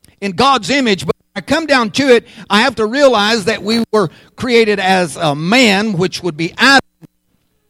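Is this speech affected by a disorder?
No.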